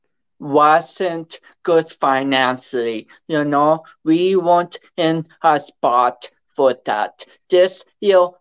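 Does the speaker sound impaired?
Yes: cerebral palsy; affects speech.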